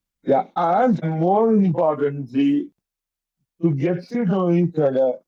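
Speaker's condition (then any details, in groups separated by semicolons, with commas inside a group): Cerebral palsy; affects coordination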